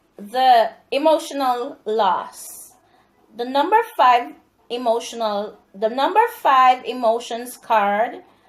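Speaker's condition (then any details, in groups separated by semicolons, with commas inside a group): No condition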